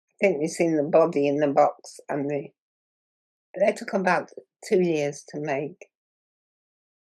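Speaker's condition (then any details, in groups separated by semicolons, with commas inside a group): Muscular dystrophy; progressive muscle wasting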